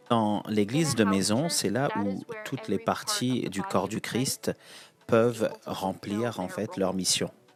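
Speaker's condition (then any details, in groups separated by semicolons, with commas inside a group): No condition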